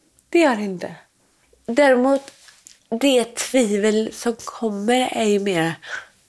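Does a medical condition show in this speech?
Yes: cerebral palsy; cerebral palsy from birth asphyxia, umbilical cord around neck, born without heartbeat, resuscitated; somewhat harder to move, some balance difficulty, manages everything but differently.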